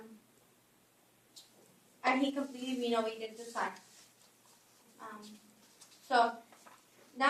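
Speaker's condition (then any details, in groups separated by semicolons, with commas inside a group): No condition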